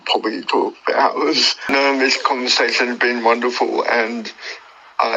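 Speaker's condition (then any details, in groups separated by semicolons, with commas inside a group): Cerebral palsy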